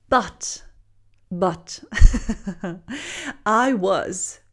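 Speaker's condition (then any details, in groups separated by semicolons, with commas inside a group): No condition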